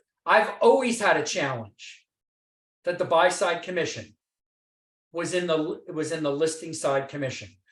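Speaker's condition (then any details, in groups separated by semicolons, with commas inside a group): No condition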